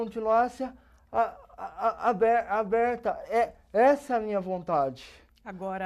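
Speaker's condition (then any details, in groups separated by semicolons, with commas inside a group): Cerebral palsy; age 27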